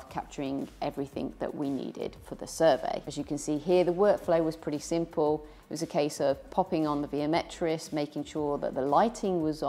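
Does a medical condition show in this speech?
No.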